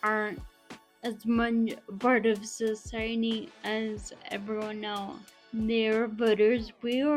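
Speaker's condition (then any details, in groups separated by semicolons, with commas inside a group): Friedreich's ataxia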